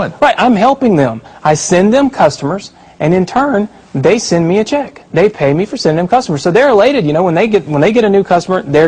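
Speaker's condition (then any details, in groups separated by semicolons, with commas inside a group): No condition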